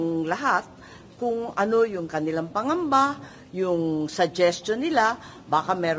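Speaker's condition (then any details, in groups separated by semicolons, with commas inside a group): No condition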